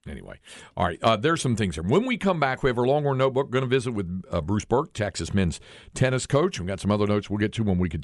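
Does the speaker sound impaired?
No.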